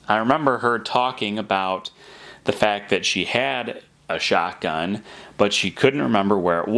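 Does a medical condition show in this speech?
No.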